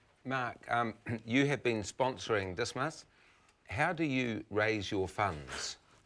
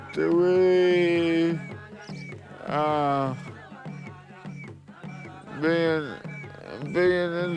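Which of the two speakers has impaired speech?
The second: cerebral palsy; from birth, spasticity; high needs, 24-hour care, movements effortful and draining.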